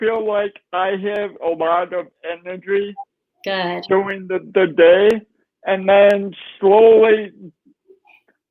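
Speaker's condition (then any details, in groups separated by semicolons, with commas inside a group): Cerebral palsy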